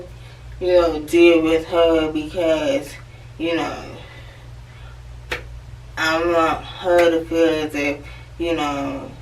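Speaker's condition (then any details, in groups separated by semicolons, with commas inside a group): Cerebral palsy; from birth, left leg affected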